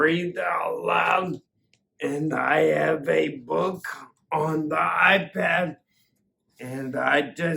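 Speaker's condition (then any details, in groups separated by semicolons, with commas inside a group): Acquired ataxia; vocal problems, improved with exercises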